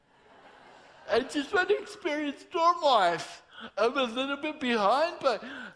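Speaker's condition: Torsion dystonia; walking again after 2.5 years of water therapy

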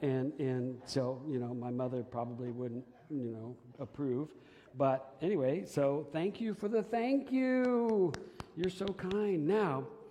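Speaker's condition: No condition

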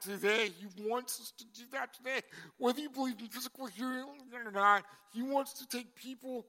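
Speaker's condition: Cerebral palsy; congenital

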